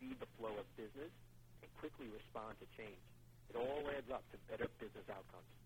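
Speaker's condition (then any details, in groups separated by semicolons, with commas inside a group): No condition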